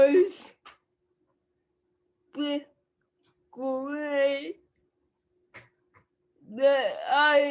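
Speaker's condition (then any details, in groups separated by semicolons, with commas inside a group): Cerebral palsy; speech affected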